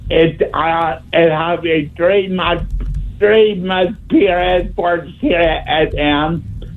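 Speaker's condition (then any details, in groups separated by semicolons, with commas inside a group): Speech impediment; tries to talk really clearly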